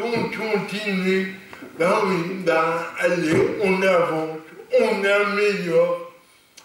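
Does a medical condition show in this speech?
Yes: cerebral palsy; lifelong, non-progressive.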